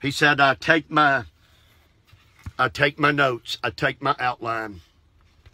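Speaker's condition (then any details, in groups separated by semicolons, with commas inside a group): No condition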